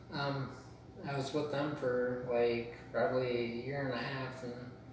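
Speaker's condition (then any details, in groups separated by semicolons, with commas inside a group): Cerebral palsy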